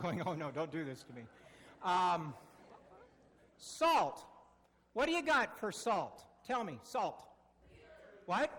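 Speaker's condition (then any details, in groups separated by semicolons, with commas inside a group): No condition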